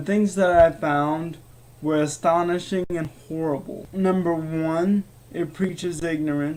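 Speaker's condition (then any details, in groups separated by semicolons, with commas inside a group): Cerebral palsy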